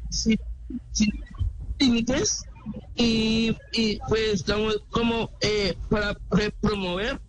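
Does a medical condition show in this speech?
Yes: Down syndrome; frequent word and phrase repetitions, fillers, hesitations, fragmented sentences.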